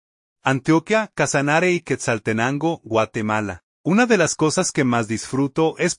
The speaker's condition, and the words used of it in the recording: No condition.